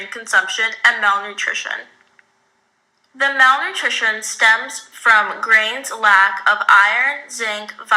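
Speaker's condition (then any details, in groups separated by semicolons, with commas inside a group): No condition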